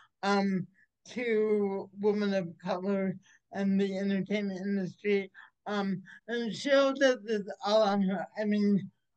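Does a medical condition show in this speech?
Yes: cerebral palsy.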